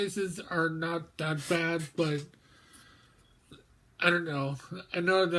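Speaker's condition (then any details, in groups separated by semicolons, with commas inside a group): Mobius syndrome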